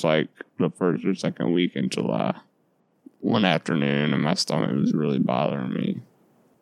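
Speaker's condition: Duchenne muscular dystrophy; lifelong

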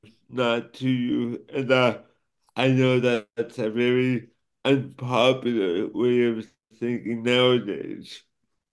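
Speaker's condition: Cerebral palsy; affects speech and motor skills

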